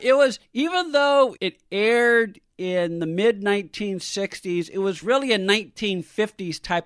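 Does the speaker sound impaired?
No.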